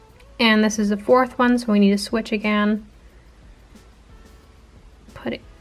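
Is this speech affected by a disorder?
No.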